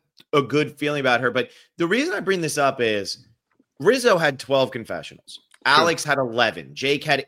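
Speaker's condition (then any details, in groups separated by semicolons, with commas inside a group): No condition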